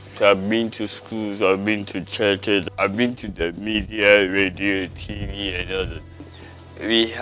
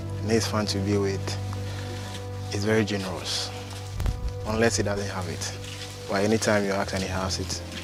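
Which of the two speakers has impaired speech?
The first: cerebral palsy; unable to sit at 12 months.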